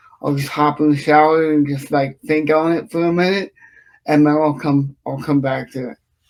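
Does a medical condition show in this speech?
Yes: cerebral palsy; from birth.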